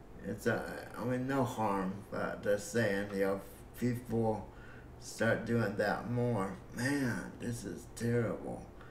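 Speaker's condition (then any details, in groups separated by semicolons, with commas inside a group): Cerebral palsy; breathing fine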